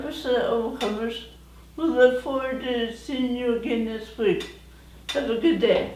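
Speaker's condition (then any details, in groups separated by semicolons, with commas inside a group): Cerebral palsy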